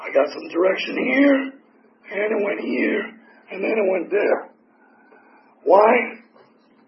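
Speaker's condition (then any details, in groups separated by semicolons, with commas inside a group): Tracheotomy; tracheotomy for 4 years, 8 surgeries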